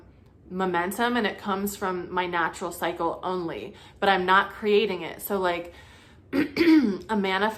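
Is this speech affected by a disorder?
No.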